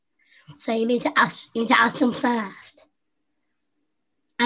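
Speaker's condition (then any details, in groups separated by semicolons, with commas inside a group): Down syndrome; adult woman, 25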